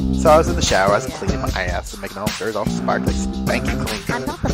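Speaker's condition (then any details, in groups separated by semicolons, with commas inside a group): No condition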